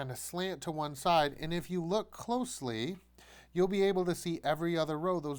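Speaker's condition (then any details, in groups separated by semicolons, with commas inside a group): No condition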